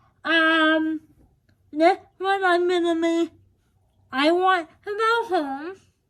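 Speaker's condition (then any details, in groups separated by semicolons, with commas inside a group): Cerebral palsy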